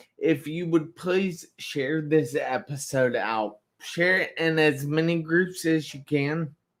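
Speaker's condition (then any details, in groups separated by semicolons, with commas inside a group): Traumatic brain injury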